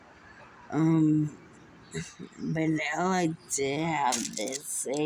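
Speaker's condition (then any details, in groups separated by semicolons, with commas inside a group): Muscular dystrophy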